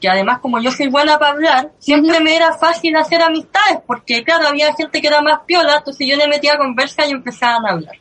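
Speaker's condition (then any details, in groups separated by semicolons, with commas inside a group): Cleft lip and palate; since early childhood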